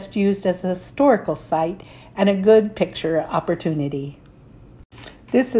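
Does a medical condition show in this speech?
No.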